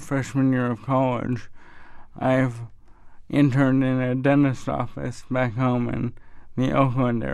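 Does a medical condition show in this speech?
Yes: ALS, slow progressing; onset at Middlebury, diagnosed at 21 by Forbes Norris clinic, weak running, cup trouble; over 4 years since diagnosis, still walking, no wheelchair, on Ryaltek since diagnosis; communicates without communication device.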